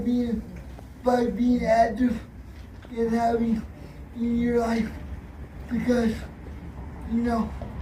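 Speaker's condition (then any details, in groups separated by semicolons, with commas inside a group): Cerebral palsy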